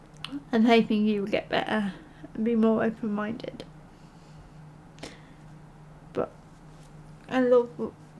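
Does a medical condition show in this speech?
Yes: cerebral palsy.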